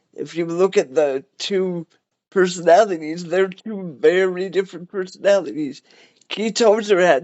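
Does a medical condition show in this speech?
Yes: cerebral palsy; cerebral palsy, wheelchair.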